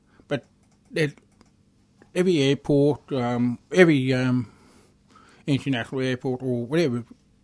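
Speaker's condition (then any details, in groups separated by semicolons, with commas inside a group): Deafness; asks others to speak slowly, struggles when people talk quickly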